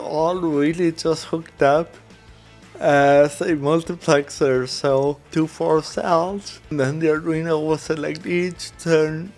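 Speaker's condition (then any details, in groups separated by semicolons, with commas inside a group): Cerebral palsy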